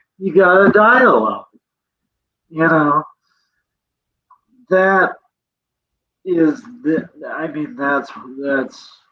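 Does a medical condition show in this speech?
Yes: cerebral palsy; present from birth.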